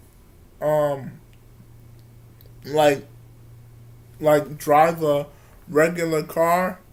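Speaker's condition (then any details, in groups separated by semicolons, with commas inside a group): Cerebral palsy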